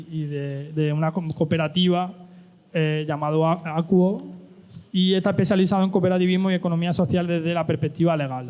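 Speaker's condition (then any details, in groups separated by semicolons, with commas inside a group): No condition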